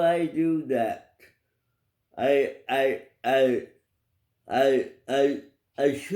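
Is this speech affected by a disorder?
Yes: cerebral palsy.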